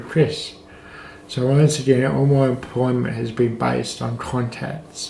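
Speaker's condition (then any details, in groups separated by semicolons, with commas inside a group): Cerebral palsy, mild; speech affected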